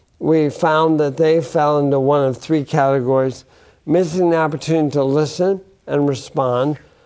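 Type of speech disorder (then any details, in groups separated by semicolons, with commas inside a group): Bulbar dysarthria; bulbar onset ALS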